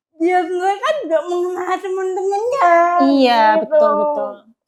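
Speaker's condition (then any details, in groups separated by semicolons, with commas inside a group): Cerebral palsy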